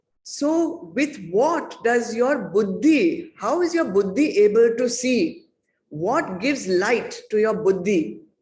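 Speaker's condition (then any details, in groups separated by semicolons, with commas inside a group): No condition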